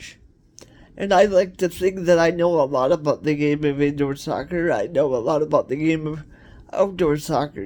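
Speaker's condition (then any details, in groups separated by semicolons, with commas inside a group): Cerebral palsy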